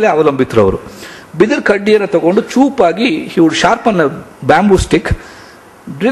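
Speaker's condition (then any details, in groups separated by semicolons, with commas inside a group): No condition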